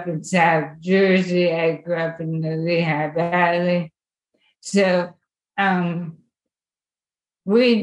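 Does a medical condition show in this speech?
Yes: ALS; sporadic, onset with wrist weakness and reduced grip, odd EMG read as carpal tunnel, widespread twitching; voice changed, can no longer sing or perform, voice banked.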